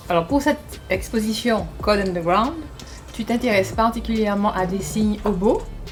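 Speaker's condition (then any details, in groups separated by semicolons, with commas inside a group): No condition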